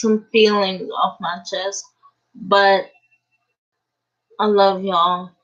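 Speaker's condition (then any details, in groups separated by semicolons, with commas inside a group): Cerebral palsy; uses a wheelchair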